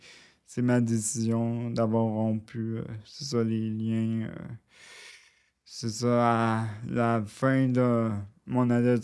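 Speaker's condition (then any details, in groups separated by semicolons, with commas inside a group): Cerebral palsy, near quadriplegia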